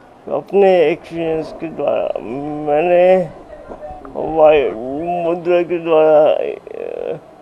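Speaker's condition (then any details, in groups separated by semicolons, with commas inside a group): Cerebral palsy; fully physically disabled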